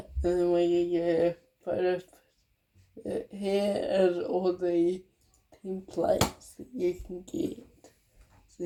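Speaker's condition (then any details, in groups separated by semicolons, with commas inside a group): Cerebral palsy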